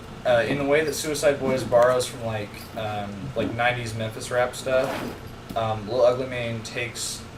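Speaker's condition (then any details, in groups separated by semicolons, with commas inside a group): No condition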